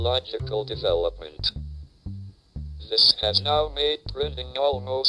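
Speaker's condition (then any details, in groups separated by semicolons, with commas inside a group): ALS, speech-generating device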